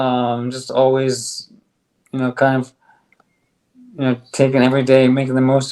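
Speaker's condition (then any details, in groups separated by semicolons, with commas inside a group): ALS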